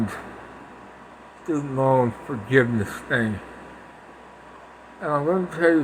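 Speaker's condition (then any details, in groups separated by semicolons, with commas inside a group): Parkinson's; speech impediment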